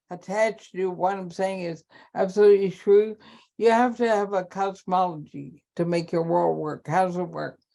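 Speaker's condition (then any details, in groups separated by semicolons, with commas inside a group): ALS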